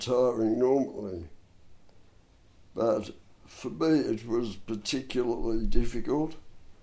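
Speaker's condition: Dystonia and cerebral palsy; bronchial asthma

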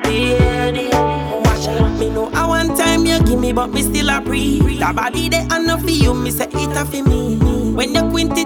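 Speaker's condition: No condition

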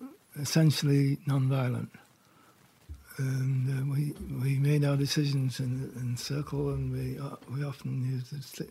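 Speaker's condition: Parkinson's; diagnosed about 4 years ago

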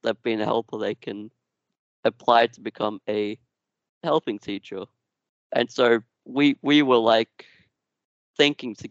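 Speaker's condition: Duchenne muscular dystrophy; genetic, progressive

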